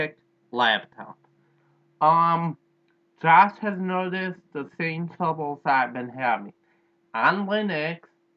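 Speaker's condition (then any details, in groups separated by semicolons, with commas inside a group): Cerebral palsy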